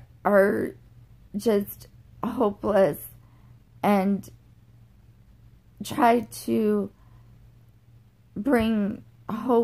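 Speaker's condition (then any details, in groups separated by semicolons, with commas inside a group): Generalized dystonia; lost swallow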